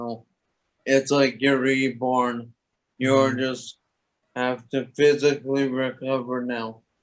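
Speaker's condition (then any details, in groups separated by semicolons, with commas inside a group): Toxic leukoencephalopathy, locked-in syndrome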